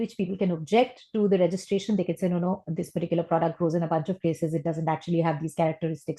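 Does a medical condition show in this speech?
No.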